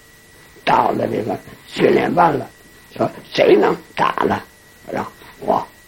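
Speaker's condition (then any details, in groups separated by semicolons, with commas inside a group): Laryngectomy; learned esophageal speech at training class, practised belching, initially failed when nervous; talks using esophageal voice, spoke quietly to 郝老师 beside him; air taken in then released like a belch, shaped by mouth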